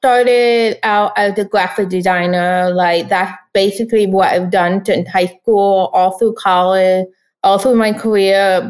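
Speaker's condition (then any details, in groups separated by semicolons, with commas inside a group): Deafness; speaks unaided, ai transcription needed adapting to own voice, cannot understand own recorded speech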